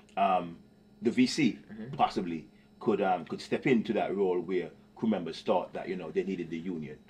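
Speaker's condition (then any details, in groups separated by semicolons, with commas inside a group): No condition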